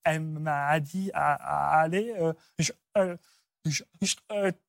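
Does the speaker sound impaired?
Yes: stuttering; onset at about age 4 after grandmother's throat cancer, fluent before, once misdiagnosed as Gilles de la Tourette; no attempts to control stuttering; part-word and word repetitions, frequent euh fillers; here repeated sounds, prolonged sounds, blocks.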